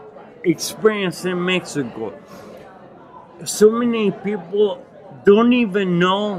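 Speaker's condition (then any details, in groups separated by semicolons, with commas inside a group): Acquired ataxia (lance-adams syndrome)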